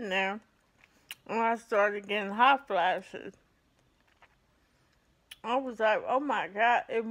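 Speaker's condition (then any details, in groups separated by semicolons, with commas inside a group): ALS; affects hands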